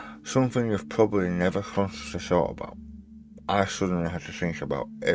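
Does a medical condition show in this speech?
Yes: stage 4 tongue cancer; half tongue removed.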